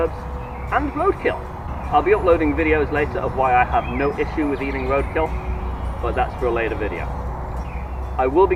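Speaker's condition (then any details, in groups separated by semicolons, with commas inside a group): No condition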